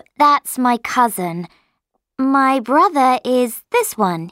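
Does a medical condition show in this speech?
No.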